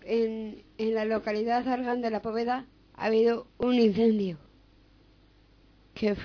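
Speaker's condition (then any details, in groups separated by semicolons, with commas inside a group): Down syndrome; reads news item aloud on live radio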